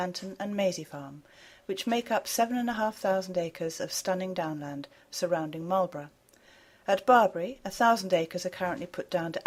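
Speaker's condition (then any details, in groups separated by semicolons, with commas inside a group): No condition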